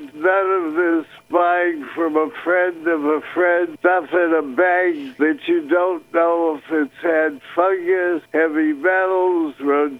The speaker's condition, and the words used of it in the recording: Parkinson's disease. I hear it played back as it used to be.